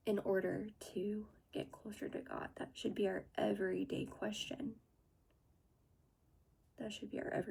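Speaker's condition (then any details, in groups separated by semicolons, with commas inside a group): No condition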